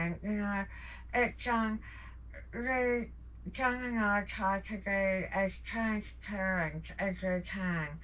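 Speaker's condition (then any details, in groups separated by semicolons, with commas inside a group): Jaw cancer surgery; tracheostomy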